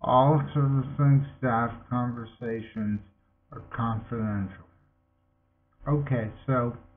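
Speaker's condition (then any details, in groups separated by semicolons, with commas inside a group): Multiple sclerosis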